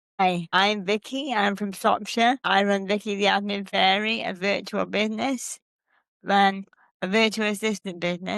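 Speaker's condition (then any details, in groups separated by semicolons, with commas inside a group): Cerebral palsy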